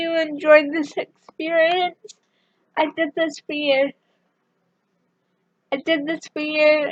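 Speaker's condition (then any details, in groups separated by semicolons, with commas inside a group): Cerebral palsy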